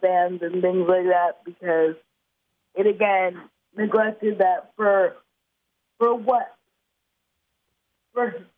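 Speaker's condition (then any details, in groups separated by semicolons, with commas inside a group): Cerebral palsy; muscle spasms, trouble holding cups, chokes drinking from cup, needs straws, voice dictation software; chokes on liquids or spills when drinking from cup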